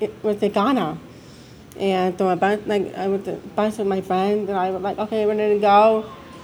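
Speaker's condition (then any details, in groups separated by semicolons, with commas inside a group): Deafness; mix of speech and sign growing up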